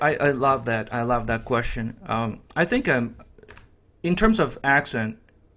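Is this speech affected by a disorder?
No.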